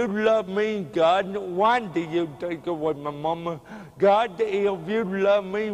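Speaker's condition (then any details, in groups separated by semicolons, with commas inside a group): Cerebral palsy; speech hard to understand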